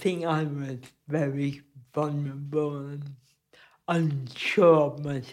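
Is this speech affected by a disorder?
Yes: cerebral palsy; must move carefully.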